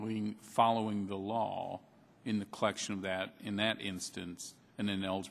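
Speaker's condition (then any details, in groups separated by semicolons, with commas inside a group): No condition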